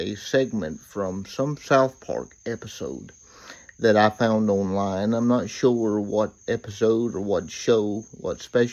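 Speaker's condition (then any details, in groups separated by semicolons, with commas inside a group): Cerebral palsy; reports speaking clearly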